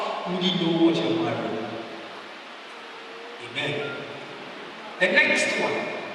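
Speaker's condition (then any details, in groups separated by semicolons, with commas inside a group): No condition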